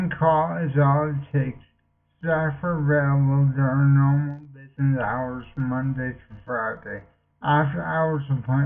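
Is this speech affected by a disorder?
Yes: multiple sclerosis.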